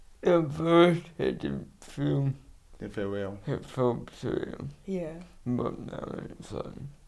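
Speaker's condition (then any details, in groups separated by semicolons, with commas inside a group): Cerebral palsy; birth injury, not breathing at birth; speech therapy, physio, uses wheelchair, seizures; receives speech therapy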